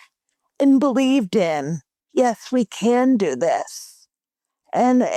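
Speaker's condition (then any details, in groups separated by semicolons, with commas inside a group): Cerebral palsy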